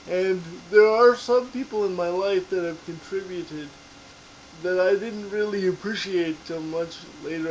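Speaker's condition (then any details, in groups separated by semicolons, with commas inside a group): Cerebral palsy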